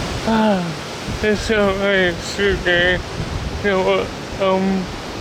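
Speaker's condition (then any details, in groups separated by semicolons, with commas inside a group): Cerebral palsy; body affected; speech disability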